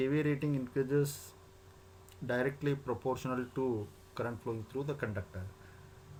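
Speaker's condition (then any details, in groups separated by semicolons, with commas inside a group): No condition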